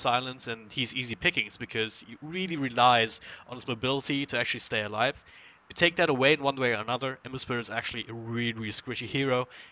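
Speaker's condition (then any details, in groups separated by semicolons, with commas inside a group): No condition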